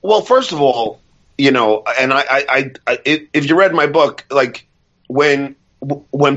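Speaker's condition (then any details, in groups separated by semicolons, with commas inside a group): Stuttering; attributed to excitement; always stutters on consonant r, w sound comes out like r, worse when excited; repeated sounds, repeated words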